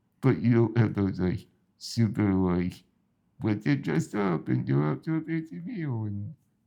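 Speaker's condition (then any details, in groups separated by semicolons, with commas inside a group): Spinal muscular atrophy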